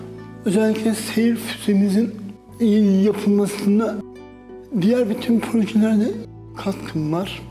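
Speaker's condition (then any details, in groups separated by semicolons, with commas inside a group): Dystonic cerebral palsy; dystonic, from birth, involuntary movements, hand tremor; no speech until age 6, spasticity hinders reading aloud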